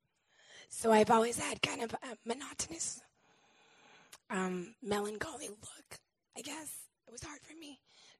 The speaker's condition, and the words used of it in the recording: Throat cancer. So she still is breathing through that right there in her throat.